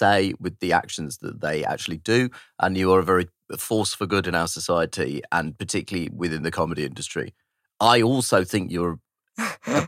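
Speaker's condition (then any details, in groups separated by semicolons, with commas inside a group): No condition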